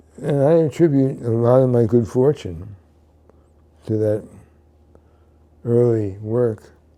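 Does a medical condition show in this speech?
Yes: Parkinson's disease.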